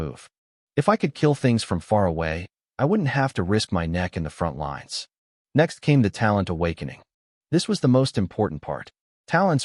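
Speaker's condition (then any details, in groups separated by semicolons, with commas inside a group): No condition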